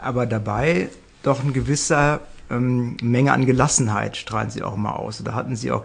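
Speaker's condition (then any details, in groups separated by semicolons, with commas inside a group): No condition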